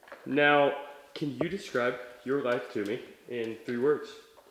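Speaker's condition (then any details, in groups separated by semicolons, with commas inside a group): No condition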